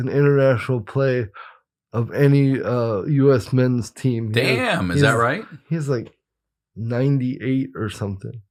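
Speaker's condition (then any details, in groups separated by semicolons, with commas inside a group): Cerebral palsy; present from birth; plays soccer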